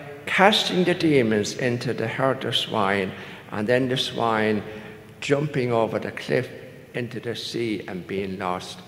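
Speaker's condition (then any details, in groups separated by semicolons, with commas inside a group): No condition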